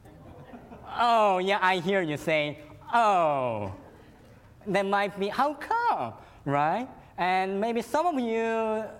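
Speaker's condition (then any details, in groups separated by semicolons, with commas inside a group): Cleft lip and palate; could not suck breast milk as newborn, fed formula and cow milk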